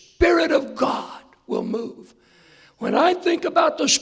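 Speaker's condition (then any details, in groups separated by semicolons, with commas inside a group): Hoarseness after vocal cord surgery; not smooth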